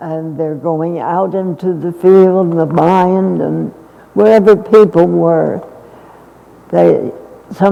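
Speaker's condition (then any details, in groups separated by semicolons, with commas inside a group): Essential tremor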